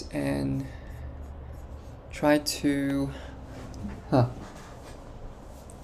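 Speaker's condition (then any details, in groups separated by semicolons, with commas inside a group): No condition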